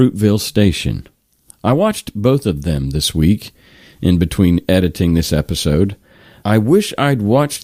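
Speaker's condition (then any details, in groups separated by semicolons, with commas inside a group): No condition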